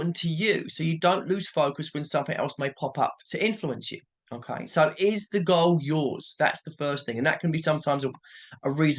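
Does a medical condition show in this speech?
No.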